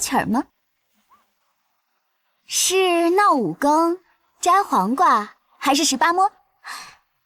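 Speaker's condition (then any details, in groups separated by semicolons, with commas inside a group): No condition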